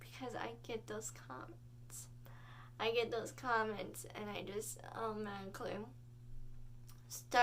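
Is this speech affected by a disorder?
Yes: cerebral palsy.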